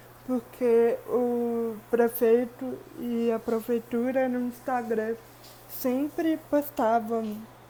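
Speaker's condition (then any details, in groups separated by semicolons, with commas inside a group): Cerebral palsy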